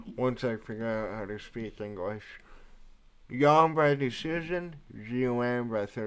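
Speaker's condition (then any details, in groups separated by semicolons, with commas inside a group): Cerebral palsy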